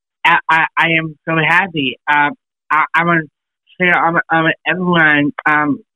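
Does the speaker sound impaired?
Yes: Down syndrome; congenital Down syndrome, recent COVID pneumonia needing oxygen, cardiac arrest and critical care; recovered from COVID pneumonia, reports doing okay; father in some ways translated for medical staff during hospital stay.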